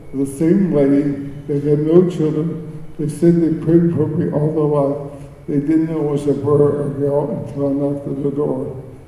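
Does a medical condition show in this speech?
Yes: cerebral palsy; speech.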